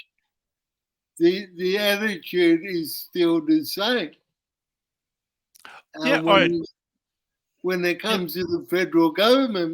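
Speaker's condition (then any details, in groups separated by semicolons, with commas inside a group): Cerebral palsy; uses wheelchair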